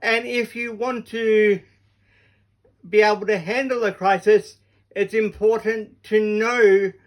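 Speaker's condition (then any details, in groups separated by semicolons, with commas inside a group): Cerebral palsy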